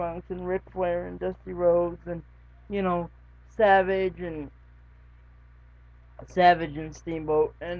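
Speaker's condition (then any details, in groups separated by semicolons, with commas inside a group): Cerebral palsy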